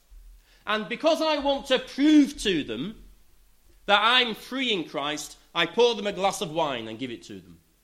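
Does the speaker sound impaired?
No.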